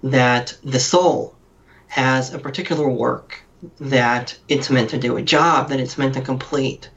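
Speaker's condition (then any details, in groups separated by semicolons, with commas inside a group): Cleft lip and palate; different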